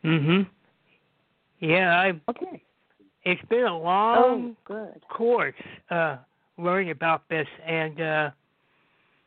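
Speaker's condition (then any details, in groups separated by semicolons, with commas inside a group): Cerebral palsy; wants neck stabilization plus laminotomy, about three operations, worried surgery may worsen condition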